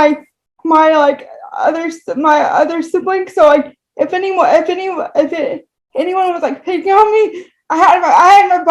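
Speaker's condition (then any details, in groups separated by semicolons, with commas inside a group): Cerebral palsy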